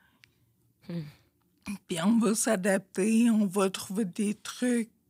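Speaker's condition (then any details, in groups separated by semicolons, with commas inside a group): Friedreich's ataxia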